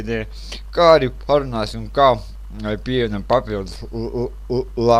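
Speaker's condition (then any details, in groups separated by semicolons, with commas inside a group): Cerebral palsy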